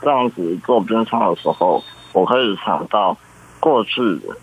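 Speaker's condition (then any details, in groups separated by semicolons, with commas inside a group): Congenital muscular dystrophy; gradually losing strength, pen handwriting difficult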